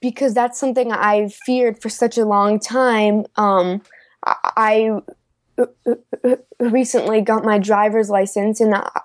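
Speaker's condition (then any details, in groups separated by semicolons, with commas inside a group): Stuttering; throat and mouth tension, childhood speech therapist suspected vocal nodules, mouth checked, looks away during stutters; uses phrasing and breathing in after short phrases; exhausted after 2 to 3 hour interview, more stuttering when tense, fluent when wanting to stutter; blocks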